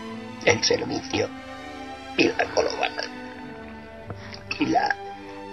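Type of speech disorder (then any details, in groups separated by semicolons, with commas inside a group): Oesophageal speech; laryngectomy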